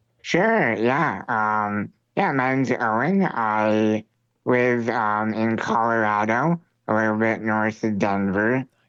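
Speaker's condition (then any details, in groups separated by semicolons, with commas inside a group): Spinal muscular atrophy; chronic joint atrophy, wheelchair user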